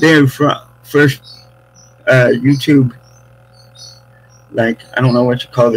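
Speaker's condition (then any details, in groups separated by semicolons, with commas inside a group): Cerebral palsy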